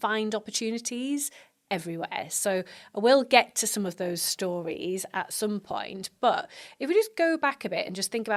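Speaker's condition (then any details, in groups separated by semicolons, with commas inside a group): No condition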